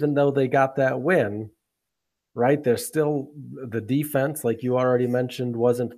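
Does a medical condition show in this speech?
No.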